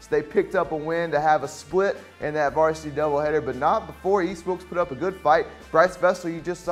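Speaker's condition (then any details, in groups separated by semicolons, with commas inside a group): No condition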